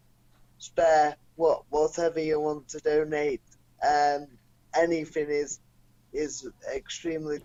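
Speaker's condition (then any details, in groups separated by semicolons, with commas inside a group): Cerebral palsy; non-progressive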